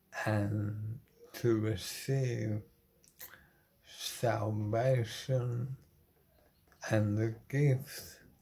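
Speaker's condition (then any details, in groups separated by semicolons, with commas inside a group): Motor neuron disease; terminal; body failing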